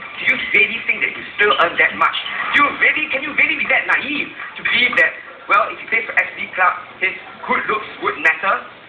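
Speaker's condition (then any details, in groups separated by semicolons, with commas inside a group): No condition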